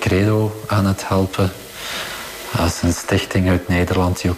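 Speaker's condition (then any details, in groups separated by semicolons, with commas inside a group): No condition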